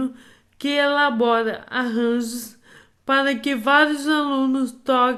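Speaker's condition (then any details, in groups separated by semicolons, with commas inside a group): Amyotrophic lateral sclerosis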